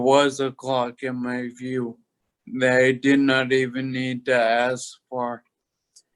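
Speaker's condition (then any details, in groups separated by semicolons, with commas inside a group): Toxic leukoencephalopathy, locked-in syndrome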